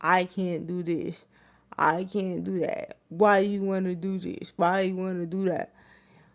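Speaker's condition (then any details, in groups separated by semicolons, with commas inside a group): Cerebral palsy; wheelchair user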